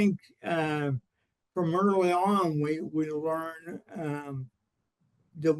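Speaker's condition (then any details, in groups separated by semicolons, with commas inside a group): Cerebral palsy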